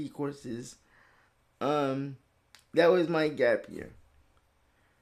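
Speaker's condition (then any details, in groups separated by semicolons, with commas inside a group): Cerebral palsy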